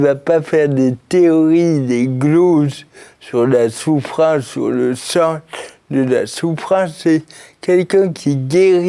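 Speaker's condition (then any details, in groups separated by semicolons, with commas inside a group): Cerebral palsy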